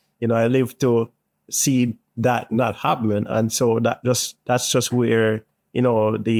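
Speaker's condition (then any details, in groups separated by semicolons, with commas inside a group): No condition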